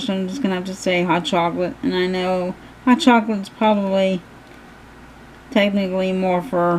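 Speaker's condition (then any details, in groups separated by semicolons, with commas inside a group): Cerebral palsy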